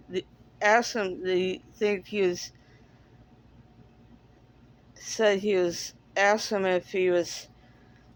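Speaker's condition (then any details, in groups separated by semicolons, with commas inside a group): Cerebral palsy; speaks differently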